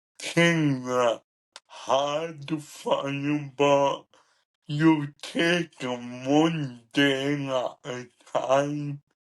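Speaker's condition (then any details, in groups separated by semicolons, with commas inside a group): Cerebral ataxia; degenerative, present from birth; diagnosed about 12 years ago, uses wheelchair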